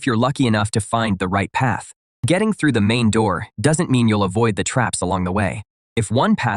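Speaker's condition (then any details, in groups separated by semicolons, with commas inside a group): No condition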